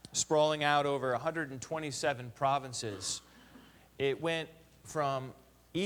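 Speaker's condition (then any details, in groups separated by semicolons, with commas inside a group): No condition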